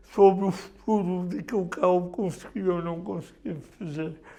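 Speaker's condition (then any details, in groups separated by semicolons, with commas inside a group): Cerebral palsy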